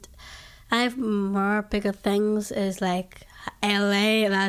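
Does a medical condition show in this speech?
Yes: Down syndrome; diagnosed by doctor, early warning she might never talk or walk; early prediction she might never talk, now speaks publicly, including at UN in Geneva.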